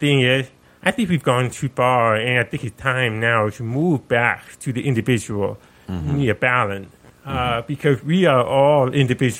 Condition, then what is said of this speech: Deafness. So I ... radio, I'll probably start off with my most obvious trait, my deaf accent.